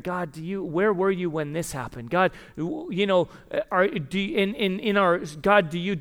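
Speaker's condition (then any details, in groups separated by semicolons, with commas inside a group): Stutter; speech impediment; stutters while preaching, warns listeners at start of each sermon; stutters every week while preaching; repeated sounds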